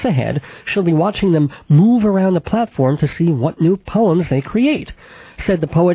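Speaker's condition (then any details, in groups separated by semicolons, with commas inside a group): Cleft palate with lisp; back of throat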